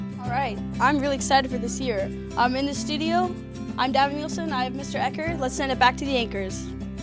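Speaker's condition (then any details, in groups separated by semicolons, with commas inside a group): No condition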